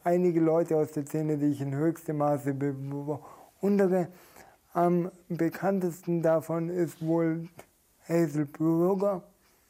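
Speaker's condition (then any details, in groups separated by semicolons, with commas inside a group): Stuttering; stuttering symptoms, also present during stage performances; prolonged sounds, blocks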